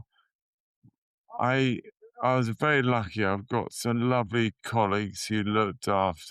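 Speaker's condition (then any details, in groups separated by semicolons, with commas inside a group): Motor neurone disease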